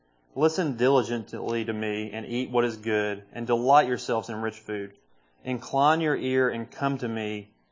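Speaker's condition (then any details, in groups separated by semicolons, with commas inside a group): No condition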